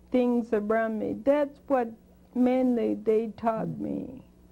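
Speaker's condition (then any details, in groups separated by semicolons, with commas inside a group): Spinocerebellar degeneration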